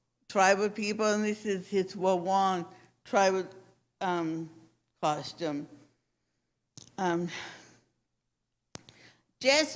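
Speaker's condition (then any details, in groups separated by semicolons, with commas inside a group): Cerebral palsy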